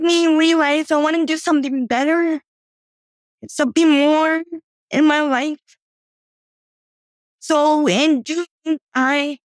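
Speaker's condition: Cerebral palsy; took first steps

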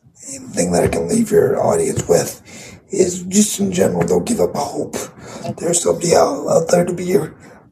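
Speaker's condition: Cerebral palsy; condition audible in voice

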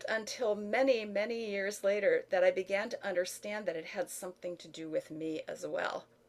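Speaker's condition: No condition

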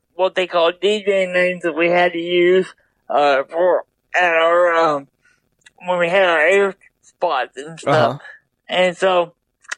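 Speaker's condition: Double hemiplegia cerebral palsy

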